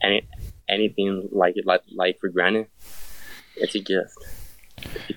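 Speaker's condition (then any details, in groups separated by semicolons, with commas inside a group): Stutter; stutter since childhood, always a problem growing up; still stutters, gives interviews regularly; repeated sounds, repeated words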